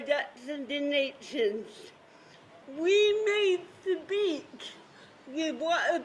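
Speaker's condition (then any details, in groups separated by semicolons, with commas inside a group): Cerebral palsy; visibly different body movements; voice with a CP accent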